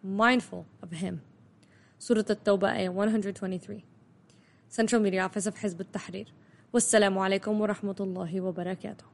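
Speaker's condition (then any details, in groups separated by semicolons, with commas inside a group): No condition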